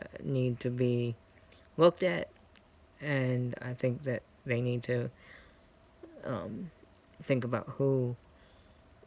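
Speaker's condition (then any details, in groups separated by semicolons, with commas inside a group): Cerebral palsy; scoliosis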